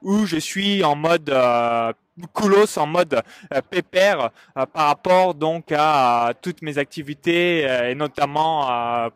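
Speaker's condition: No condition

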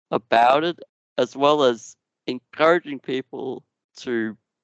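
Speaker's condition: Duchenne muscular dystrophy; genetic, progressive

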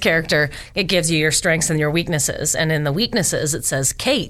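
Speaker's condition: No condition

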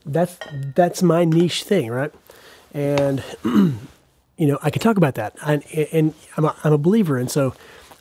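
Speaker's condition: Stuttering; man aged 40; stutter can make speech awkward; repeated words, prolonged sounds

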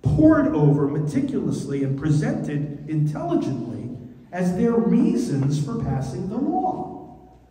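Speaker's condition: No condition

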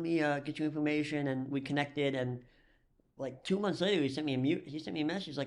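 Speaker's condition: Cleft lip and palate; nut bar (likely Nuss bar) currently placed in chest

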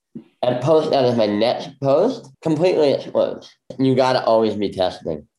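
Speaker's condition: Bilateral cleft lip; congenital bilateral

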